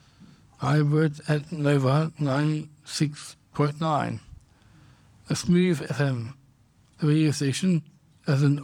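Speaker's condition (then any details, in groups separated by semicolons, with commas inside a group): Down syndrome; congenital, diagnosed at birth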